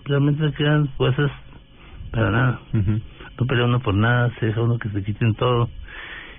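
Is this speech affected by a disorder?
Yes: Parkinson's disease; onset after returning to Bogotá, stooped hunched posture at times, loss of strength, weakness; voice sometimes trembles, sometimes intelligible, sometimes not understood at all.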